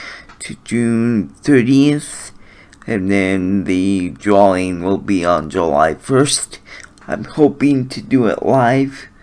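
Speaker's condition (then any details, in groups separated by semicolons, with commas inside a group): Cerebral palsy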